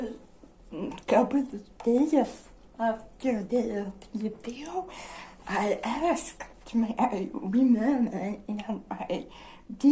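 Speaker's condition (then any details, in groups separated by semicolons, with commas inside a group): Dystonia; generalized dystonia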